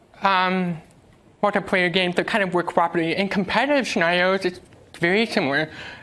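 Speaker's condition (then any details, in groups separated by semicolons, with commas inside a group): Deafness; uses American Sign Language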